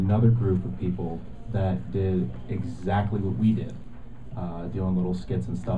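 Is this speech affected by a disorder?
No.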